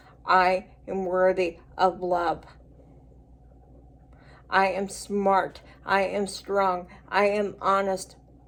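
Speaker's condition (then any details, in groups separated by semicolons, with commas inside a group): Cerebral palsy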